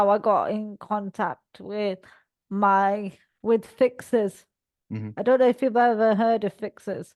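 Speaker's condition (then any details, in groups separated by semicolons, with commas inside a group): Cerebral palsy; all four limbs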